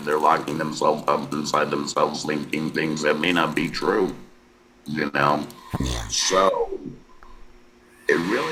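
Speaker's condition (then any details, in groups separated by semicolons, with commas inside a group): Laryngectomy; larynx surgically removed; speaks with electrolarynx, skilled placement; earlier intraoral adapter, robotic sound, whisper voice before surgery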